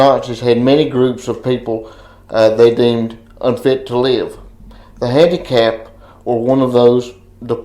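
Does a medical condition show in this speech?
Yes: cerebral palsy; reports speaking clearly.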